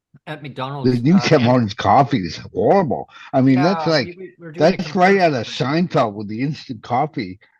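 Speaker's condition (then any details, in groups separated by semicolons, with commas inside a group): Cerebral palsy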